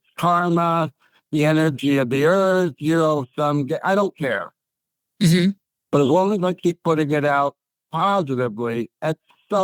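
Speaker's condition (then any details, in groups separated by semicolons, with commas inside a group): ALS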